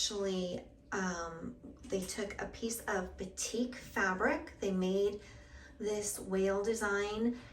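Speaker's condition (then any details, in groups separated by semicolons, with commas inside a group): No condition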